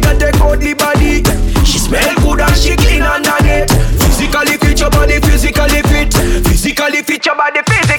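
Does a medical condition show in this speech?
No.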